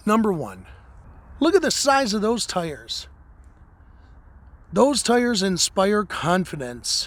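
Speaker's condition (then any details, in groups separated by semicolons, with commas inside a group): No condition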